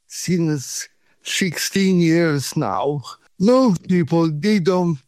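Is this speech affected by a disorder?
Yes: cerebral palsy; from birth, no breathing first 40 minutes, feet opposite of Charlie Chaplin, shaking body, cramps, pain; cramp and pain free in Thailand, pain returns in Sweden.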